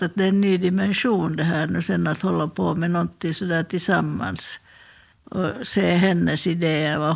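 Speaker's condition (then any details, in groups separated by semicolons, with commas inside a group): Parkinson's disease; very clumsy fumbling hands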